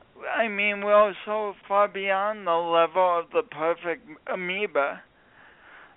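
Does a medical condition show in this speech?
Yes: speech impediment from birth injury; speech impediment sounding unlike a regional accent, not a Midwestern accent.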